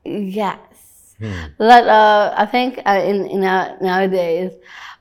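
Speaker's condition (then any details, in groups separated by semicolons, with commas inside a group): Down syndrome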